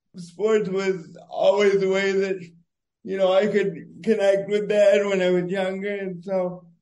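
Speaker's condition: Cerebral palsy; congenital, born prematurely at 29 weeks, diagnosed within weeks, brain-muscle disconnect, worse lower in body, walks with walker; age 29, intensive therapy eight hours daily at Conductive Learning Center, Grand Rapids, focuses posture, breathing, leg placement; disorder described as making talking difficult, expected at diagnosis to probably never talk

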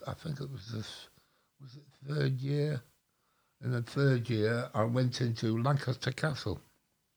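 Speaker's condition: Stroke; mini stroke since last podcast visit; recuperating, speech coming back; slurring words a lot, people think drunk

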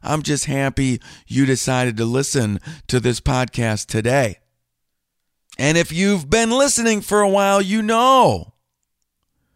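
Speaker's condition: No condition

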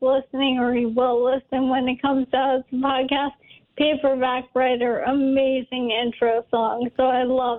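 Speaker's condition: ALS; diagnosed a while back

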